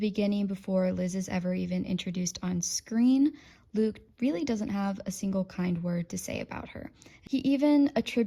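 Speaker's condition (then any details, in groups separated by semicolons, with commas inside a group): No condition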